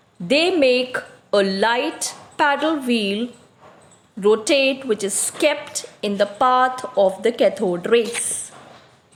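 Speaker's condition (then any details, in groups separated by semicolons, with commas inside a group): No condition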